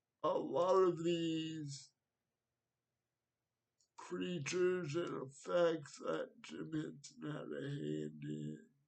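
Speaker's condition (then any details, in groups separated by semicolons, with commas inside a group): Cerebral palsy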